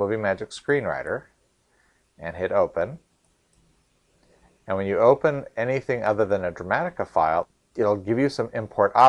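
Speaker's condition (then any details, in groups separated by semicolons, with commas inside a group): No condition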